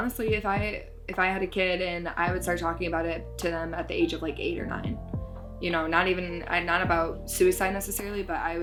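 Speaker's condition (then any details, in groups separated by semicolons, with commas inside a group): No condition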